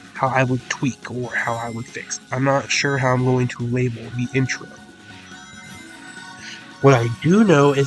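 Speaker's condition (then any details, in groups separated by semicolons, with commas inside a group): No condition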